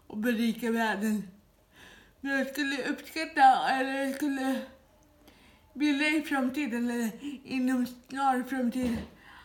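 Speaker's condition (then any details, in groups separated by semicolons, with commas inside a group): Dyskinetic cerebral palsy, severe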